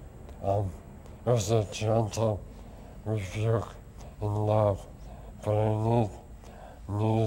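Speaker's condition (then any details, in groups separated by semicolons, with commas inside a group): Lou Gehrig's disease; onset index finger, tracheostomy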